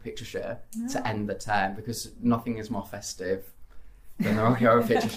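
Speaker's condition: No condition

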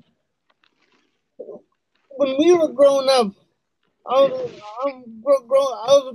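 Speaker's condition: Cerebral palsy; types with one right index finger

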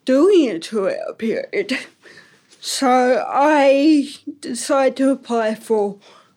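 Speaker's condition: Ataxic cerebral palsy; f33

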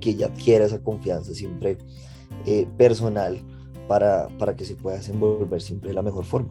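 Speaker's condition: No condition

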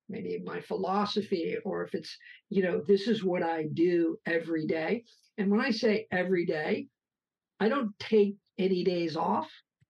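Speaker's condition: Aphasia after two strokes; aphasia with brain damage from two strokes and heart failure at age 45; lost ability to speak, intonation became monotone after about a year, some difficulty still persists

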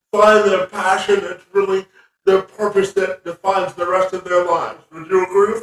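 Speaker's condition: Spastic quadriplegia cerebral palsy; from birth

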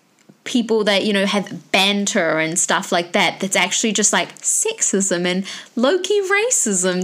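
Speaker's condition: No condition

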